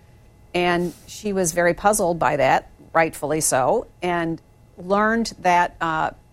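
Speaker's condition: No condition

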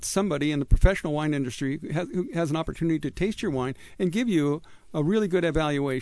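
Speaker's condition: No condition

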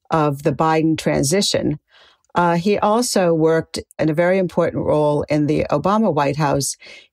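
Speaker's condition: No condition

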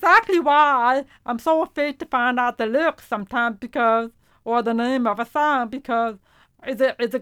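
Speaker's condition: Profound deafness; headphones too quiet

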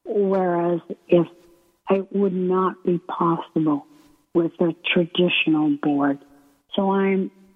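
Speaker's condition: ALS; about three years since onset, two since diagnosis, can no longer transfer self

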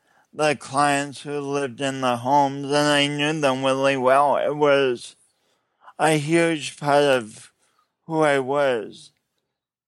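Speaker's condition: Cerebral palsy; cerebral palsy from birth, oxygen loss at birth, substantial coordination difficulties since childhood, speech impediment developed while growing; adult, regular yoga practice for about 7 years; distinctive one-of-a-kind accent-like speech, audible throughout recording

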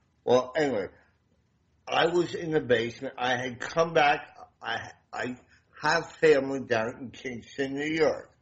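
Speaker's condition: Damaged voice box; at least 25 years ago

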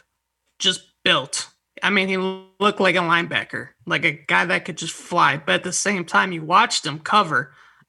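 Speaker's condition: No condition

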